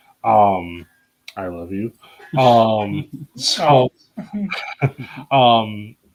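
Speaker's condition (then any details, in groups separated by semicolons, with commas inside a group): No condition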